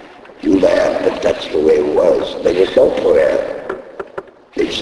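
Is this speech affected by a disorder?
Yes: laryngectomy; voice box removed by operation, device placed in throat, voice first lost at racetrack; still talking after voice box removal; speaks using device in throat, needs thumb to talk.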